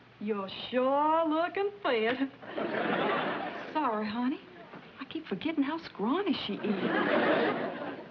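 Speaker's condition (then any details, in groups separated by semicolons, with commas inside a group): No condition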